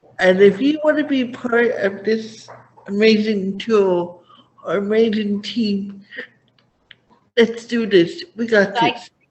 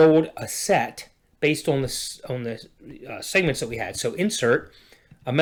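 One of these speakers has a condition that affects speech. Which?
The first: cerebral palsy; from birth; first talked around age five, atypical speech.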